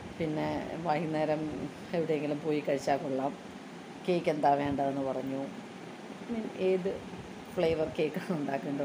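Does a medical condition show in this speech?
No.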